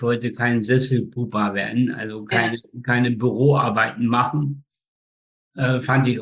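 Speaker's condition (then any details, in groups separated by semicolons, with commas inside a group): Spastic tetraparesis, spastic quadriplegia; slightly hoarse from many speeches, runs half marathons, practises piano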